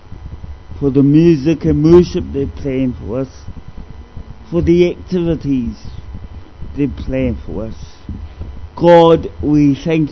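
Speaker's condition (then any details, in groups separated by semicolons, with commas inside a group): Cerebral palsy; discovered at age 2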